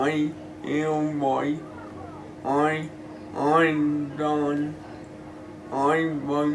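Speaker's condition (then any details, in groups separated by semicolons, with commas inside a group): Cerebral palsy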